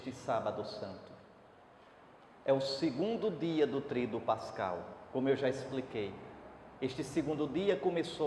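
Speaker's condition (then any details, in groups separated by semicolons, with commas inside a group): No condition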